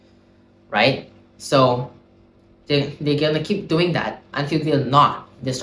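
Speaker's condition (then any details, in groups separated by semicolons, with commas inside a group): No condition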